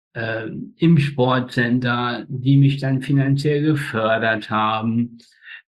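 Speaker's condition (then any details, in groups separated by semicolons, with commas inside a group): Spastic tetraparesis, spastic quadriplegia; birth injury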